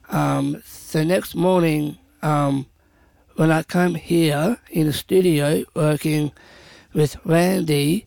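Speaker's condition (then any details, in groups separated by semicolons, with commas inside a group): Down syndrome; not always understood by others, pub workers don't understand speech properly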